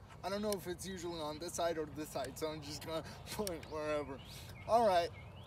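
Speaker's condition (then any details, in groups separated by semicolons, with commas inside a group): Cerebral palsy; uses wheelchair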